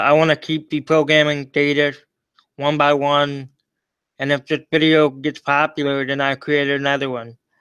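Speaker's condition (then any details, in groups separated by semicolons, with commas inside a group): Cerebral palsy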